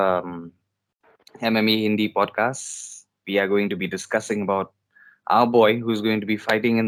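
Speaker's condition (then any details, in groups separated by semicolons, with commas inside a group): No condition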